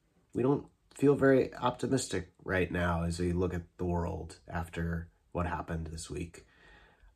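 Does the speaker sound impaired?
No.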